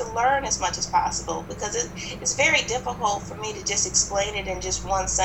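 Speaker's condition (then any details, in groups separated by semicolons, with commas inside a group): No condition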